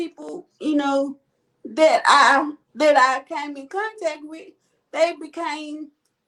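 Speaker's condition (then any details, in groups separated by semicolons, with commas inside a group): Cerebral palsy; quadriplegic type, all four limbs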